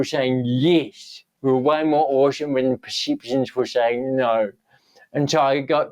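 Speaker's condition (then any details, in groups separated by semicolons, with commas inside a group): Cerebral palsy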